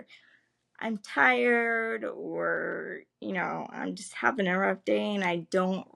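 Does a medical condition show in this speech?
Yes: cerebral palsy; spastic legs, premature birth breathing problems; cannot walk, physical and occupational therapy; able to speak.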